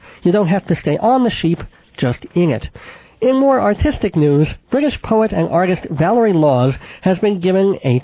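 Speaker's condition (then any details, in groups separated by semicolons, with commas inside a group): Cleft palate with lisp; voice not especially nasal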